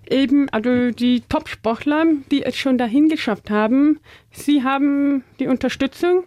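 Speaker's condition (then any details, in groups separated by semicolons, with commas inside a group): Deafness; lip-reads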